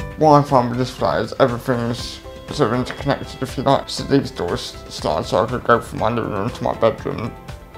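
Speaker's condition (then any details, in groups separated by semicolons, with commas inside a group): Cerebral palsy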